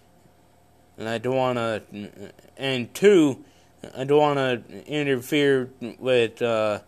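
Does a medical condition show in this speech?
Yes: cerebral palsy; congenital.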